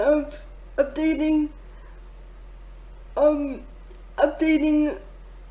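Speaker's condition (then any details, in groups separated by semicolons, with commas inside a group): Quadriplegic cerebral palsy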